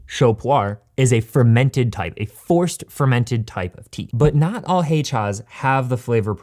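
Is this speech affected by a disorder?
No.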